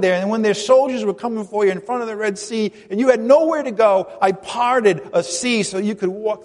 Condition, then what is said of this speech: No condition.